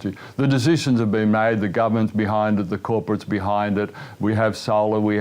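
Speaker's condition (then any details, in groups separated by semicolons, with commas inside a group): No condition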